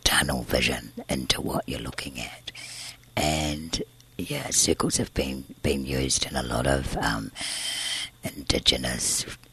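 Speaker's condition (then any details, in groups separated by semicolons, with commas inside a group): Tracheostomy and scarred vocal cord, laryngeal cysts, surgical vocal cord scarring; breathes through tracheostomy tube, airway very narrow from surgery, one vocal cord scarred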